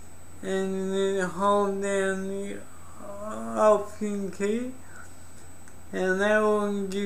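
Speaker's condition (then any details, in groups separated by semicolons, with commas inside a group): Cerebral palsy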